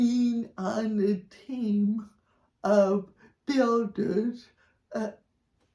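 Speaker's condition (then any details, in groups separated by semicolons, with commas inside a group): Cerebral palsy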